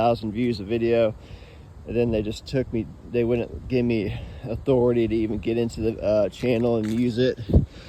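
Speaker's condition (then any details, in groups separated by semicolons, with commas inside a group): No condition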